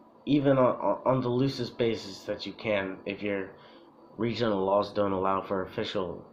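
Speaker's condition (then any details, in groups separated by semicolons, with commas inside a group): No condition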